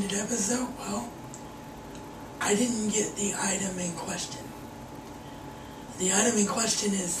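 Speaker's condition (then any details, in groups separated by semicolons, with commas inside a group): Cerebral palsy; wheelchair bound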